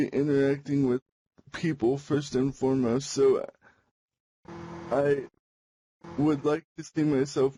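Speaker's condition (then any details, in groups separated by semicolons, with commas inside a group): Cerebral palsy; cerebral palsy, prenatal oxygen loss, cannot walk, power wheelchair; can speak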